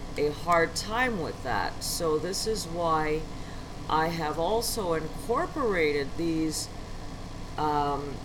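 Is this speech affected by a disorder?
No.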